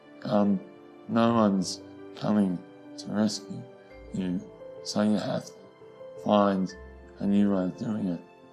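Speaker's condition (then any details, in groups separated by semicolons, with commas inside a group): Facioscapulohumeral muscular dystrophy; genetic, face and upper arms first; progressive, needs effort to feed self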